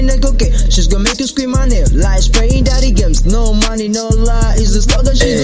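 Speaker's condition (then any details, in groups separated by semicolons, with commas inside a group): No condition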